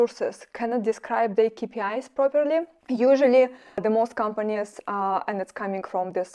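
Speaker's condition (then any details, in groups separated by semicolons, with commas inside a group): No condition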